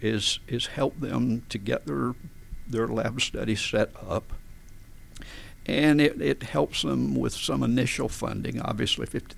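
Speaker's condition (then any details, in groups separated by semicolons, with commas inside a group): Spasmodic dysphonia; first noticed speaking to groups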